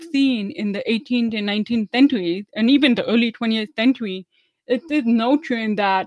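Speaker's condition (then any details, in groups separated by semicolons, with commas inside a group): Deafness, meningitis-caused; deaf since age 4 from severe meningitis, relearned English and how to speak; uses hearing aids and closed captioning, not fluent in sign language; about 10 years of speech therapy, often told speaks really well for deaf person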